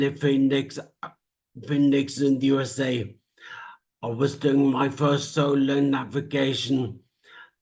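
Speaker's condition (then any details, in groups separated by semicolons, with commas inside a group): Traumatic brain injury; speech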